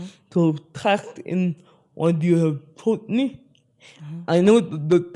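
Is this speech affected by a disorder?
Yes: spastic cerebral palsy.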